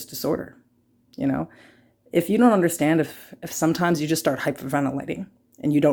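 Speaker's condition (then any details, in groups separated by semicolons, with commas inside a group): No condition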